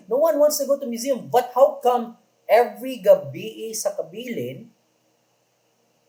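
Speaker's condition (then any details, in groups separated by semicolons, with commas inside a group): No condition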